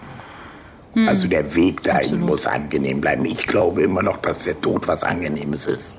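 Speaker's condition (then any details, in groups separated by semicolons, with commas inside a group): Laryngectomy after laryngeal cancer; total laryngectomy for laryngeal cancer, shunt valve voice prosthesis in tracheoesophageal fistula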